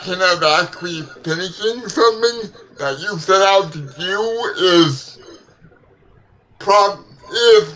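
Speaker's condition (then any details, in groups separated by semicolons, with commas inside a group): Cerebral palsy; legs affected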